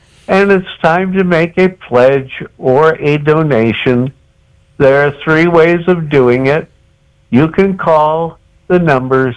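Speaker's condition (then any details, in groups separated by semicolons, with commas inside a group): Cerebral palsy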